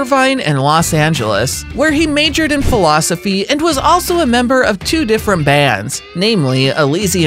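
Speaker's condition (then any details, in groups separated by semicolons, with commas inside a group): No condition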